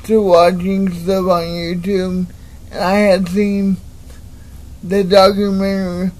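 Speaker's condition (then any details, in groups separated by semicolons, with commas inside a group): Cerebral palsy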